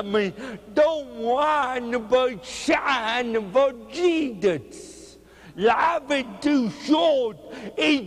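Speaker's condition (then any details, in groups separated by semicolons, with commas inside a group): Cerebral palsy; speech hard to understand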